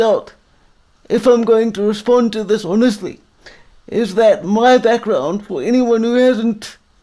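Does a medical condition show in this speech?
Yes: quadriplegic cerebral palsy.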